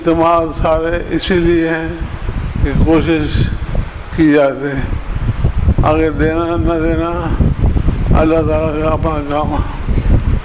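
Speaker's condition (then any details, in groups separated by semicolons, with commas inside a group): Difficulty speaking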